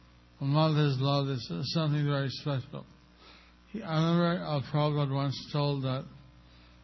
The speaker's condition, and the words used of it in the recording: Stroke. I had a stroke about a year and a half ago, so I'll try to speak clearly, but because part of my face is paralyzed, so it's not always so easy.